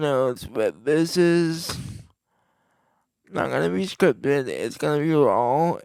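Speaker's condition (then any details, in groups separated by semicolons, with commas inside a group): Cerebral palsy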